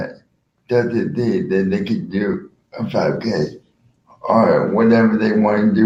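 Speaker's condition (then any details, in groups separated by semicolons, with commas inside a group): Cerebral palsy; spastic quadriplegia, from birth, motorized wheelchair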